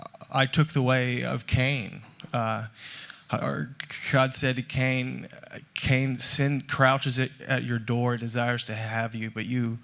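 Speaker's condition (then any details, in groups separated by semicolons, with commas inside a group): Stuttering; stutter since childhood; still stutters, speaks publicly on stage; stutter noticeable to listeners when speaking; repeated words, blocks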